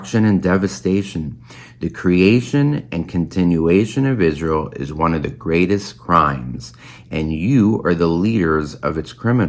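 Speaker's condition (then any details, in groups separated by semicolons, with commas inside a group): No condition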